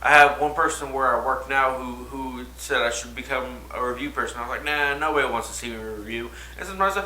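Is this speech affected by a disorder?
No.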